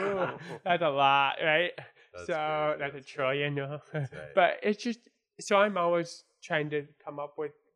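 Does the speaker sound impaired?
Yes: born deaf; congenital deafness from birth; had to learn to speak and hear, hard, first full sentence at age five, English difficult.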